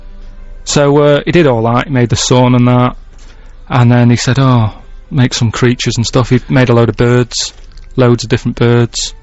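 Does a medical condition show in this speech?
No.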